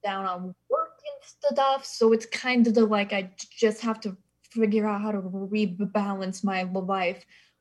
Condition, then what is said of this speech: Stuttering. So I'm right now I'm having obviously the stutter.